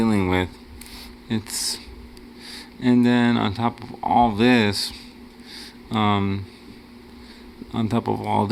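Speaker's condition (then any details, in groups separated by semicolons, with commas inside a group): Cerebral palsy; wheelchair user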